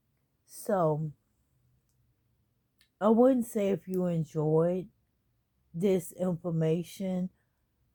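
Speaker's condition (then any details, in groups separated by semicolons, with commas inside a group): ALS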